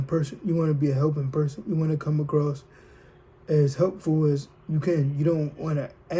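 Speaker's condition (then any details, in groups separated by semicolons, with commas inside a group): Cerebral palsy, spastic diplegia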